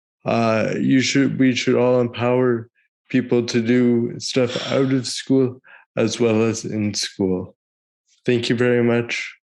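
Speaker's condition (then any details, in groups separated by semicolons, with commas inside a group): Cerebral palsy; present from birth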